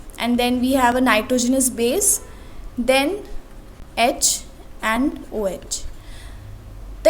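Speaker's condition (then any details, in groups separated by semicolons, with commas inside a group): No condition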